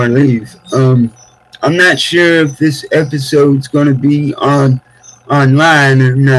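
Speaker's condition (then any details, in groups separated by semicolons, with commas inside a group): Cerebral palsy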